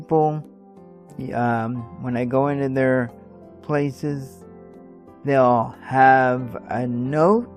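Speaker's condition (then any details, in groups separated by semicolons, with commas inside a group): Cerebral palsy; stiff muscles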